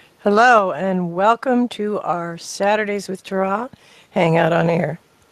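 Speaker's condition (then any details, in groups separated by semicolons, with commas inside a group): No condition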